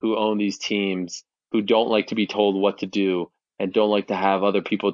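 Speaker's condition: No condition

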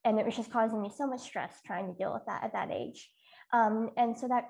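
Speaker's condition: Cleft lip and palate

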